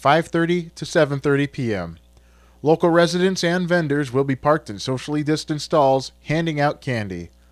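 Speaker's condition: No condition

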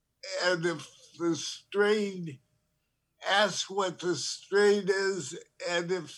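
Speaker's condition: Parkinson's disease; tremor

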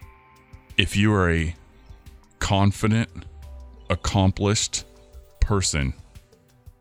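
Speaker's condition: No condition

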